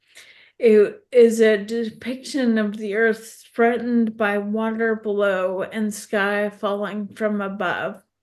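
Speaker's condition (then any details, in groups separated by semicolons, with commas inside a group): ALS; progressive neurological disease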